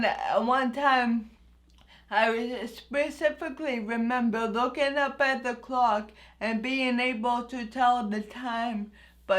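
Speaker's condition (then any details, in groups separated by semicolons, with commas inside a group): Anoxic brain injury; yes/no by mouth or tongue, thickened liquids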